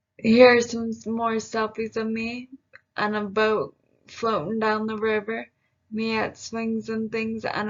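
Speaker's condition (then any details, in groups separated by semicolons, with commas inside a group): Traumatic brain injury; car crash, leg spasticity, leg braces; years after injury, leg Botox, pump, physical therapy; had tracheostomy and ventilator, relearned speech in therapy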